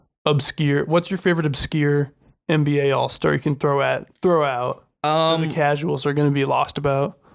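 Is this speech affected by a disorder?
No.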